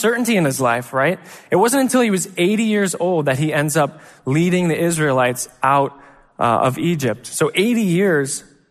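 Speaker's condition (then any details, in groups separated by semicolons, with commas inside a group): No condition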